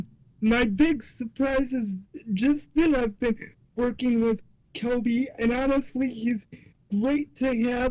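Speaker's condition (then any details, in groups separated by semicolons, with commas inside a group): Cerebral palsy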